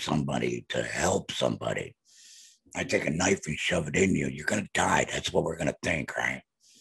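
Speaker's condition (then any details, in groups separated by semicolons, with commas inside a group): Laryngectomy, voice prosthesis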